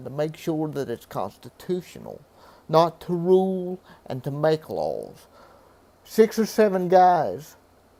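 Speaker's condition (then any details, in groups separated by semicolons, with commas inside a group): Cerebral palsy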